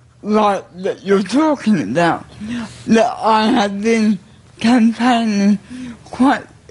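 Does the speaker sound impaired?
Yes: cerebral palsy and multiple sclerosis; cerebral palsy lifelong, multiple sclerosis diagnosed later, increasingly less able to do things.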